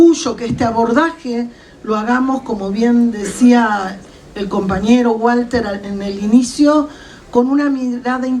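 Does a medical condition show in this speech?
No.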